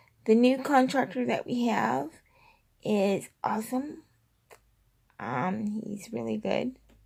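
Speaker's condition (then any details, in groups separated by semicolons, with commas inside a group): Cerebral palsy, triplegia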